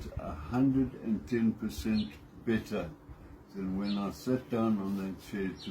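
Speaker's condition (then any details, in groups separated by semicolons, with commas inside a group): Parkinson's; onset inner elbow, hand tremor; hand tremor, trying terahertz device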